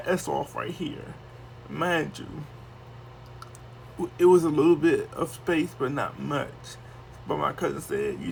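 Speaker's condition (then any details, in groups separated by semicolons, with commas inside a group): Cerebral palsy; wheelchair user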